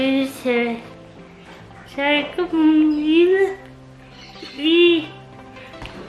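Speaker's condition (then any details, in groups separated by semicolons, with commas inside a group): Cerebral palsy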